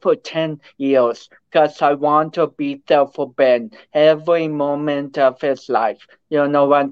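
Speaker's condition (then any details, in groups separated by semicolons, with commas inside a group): Cerebral palsy; affects speech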